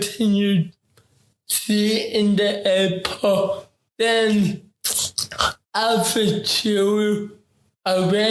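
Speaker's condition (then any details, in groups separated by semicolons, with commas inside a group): Ataxic cerebral palsy; affects talking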